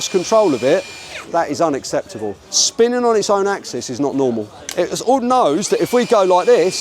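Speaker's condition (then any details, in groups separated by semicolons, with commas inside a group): No condition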